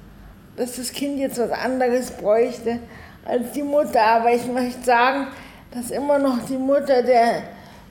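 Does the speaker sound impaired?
Yes: cerebral palsy, spastic, arms and legs.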